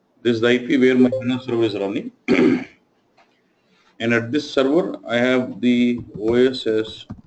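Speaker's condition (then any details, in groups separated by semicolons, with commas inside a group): No condition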